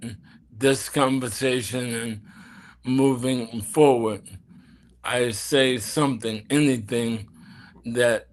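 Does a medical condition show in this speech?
Yes: ALS; throat muscles affected, speech slowed.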